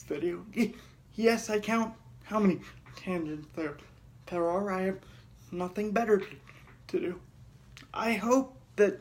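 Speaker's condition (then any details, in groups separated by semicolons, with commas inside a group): Cerebral palsy; heavily altered breathing patterns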